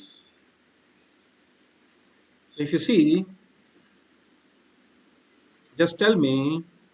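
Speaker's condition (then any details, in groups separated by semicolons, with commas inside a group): No condition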